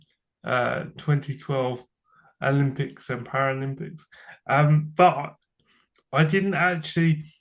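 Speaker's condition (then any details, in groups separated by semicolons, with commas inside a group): Cerebral palsy; from birth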